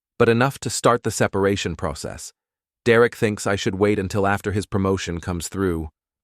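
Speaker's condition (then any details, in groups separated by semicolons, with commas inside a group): No condition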